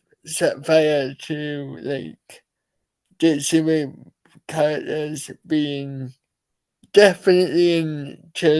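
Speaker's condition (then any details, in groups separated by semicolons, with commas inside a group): Cerebral palsy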